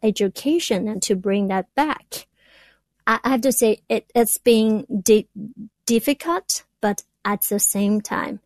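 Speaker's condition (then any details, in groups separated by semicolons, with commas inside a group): Stuttering; childhood-onset stuttering, concealed first 30 years, no school speech pathologist, later sought support groups, therapy; once could not get one word out during grad class presentation; repeated sounds, repeated words, prolonged sounds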